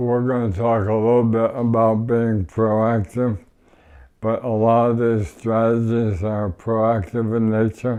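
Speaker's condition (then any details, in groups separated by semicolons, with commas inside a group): ALS; no tracheostomy, power wheelchair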